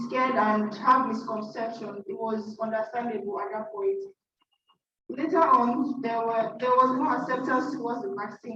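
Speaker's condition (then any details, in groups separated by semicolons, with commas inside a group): No condition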